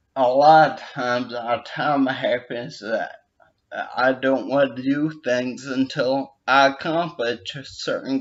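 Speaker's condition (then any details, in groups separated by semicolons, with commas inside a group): Brain injury with dysarthria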